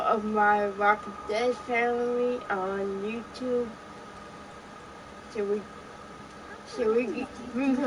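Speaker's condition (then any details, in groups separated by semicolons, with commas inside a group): Cerebral palsy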